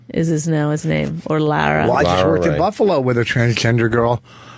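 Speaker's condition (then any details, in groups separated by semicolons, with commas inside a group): No condition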